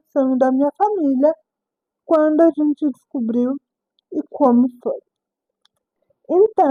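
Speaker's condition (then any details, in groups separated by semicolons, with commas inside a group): Cerebral palsy; specific motor neurons affected, unable to walk; diagnosed age 13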